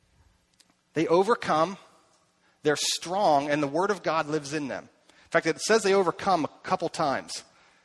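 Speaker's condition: No condition

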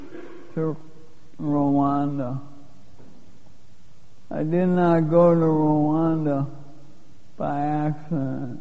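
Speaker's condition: Lou Gehrig's disease; given 3 to 5 years to live

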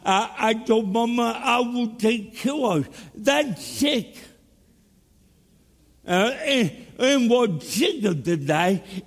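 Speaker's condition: Cerebral palsy; speech impediment

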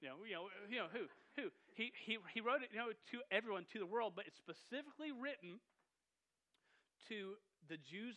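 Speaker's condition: Stuttering; regular youth group unaware of it; repeated sounds, repeated words

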